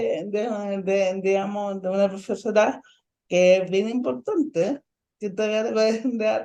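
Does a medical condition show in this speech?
Yes: ataxic cerebral palsy.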